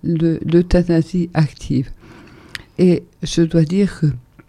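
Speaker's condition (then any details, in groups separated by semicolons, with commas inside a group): ALS (Charcot's disease); breathing difficulties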